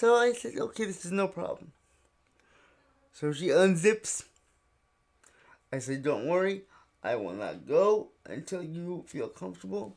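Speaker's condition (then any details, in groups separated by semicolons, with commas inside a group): Cerebral palsy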